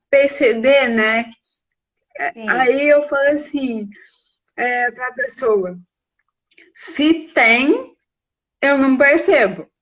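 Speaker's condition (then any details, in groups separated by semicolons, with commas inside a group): Cerebral palsy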